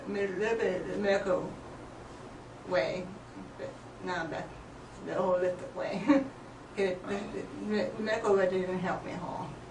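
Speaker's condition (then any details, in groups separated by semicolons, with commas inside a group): Multiple sclerosis; balance problems; tried different medications, changes in mental clarity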